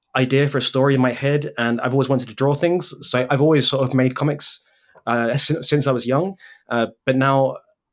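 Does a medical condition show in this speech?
Yes: stutter; speech impediment; disfluent moment noted during this recording; makes recording podcasts difficult, still runs own podcast; here repeated sounds.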